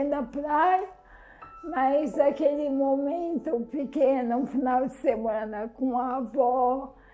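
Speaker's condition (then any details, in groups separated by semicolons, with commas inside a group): Amyotrophic lateral sclerosis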